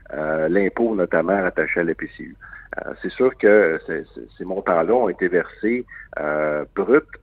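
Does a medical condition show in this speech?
No.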